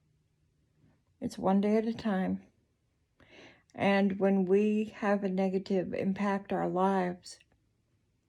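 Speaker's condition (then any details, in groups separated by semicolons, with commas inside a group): Cerebral palsy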